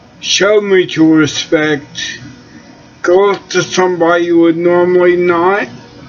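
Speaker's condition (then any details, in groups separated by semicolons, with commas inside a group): Cerebellar ataxia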